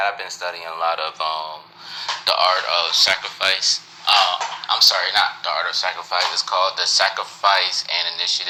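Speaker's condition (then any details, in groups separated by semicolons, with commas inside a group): No condition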